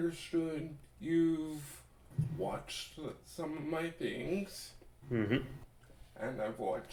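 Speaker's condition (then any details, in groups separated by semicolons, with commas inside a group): Cerebral palsy; limbs affected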